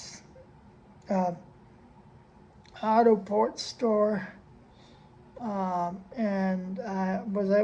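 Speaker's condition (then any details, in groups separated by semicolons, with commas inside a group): Cerebral palsy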